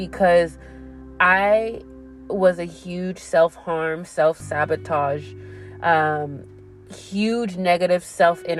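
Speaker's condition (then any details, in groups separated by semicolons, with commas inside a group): No condition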